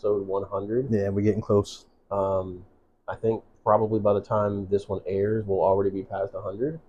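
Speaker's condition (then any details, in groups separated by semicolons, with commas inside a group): No condition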